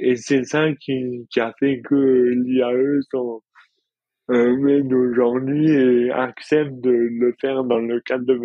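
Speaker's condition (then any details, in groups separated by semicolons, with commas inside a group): Dystonia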